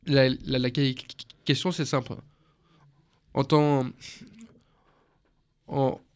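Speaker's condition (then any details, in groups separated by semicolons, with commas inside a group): Stuttering; stuttering of neurological origin, not due to stress or shyness, described by interviewer as fairly strong; repeated sounds, repeated words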